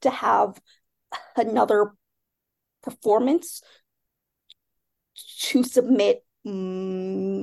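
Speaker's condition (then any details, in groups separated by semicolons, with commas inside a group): Stuttering; stuttering since childhood, speech therapy restarted in adulthood, fifth speech therapist; unavoidable phone talk at work, uses email for much communication; blocks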